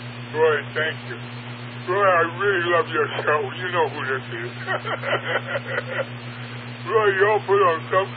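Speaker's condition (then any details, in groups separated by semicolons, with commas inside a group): Parkinson's; largely wheelchair bound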